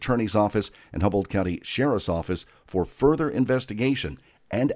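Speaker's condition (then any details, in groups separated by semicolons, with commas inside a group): No condition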